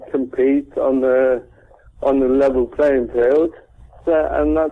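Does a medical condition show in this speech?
Yes: cerebral palsy; dead for 26 minutes at birth.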